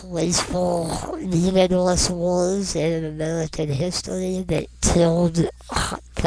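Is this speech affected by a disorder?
Yes: non-progressive muscular dystrophy.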